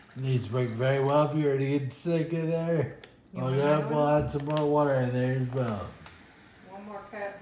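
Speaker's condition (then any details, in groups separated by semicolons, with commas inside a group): Friedreich's ataxia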